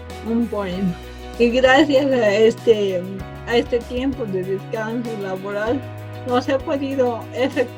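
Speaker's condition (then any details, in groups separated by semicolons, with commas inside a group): Cerebral palsy from birth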